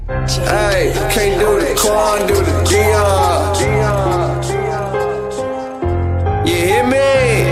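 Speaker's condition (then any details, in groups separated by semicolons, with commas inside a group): No condition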